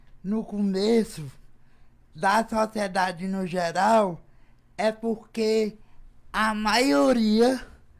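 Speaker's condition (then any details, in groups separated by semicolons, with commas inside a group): Cerebral palsy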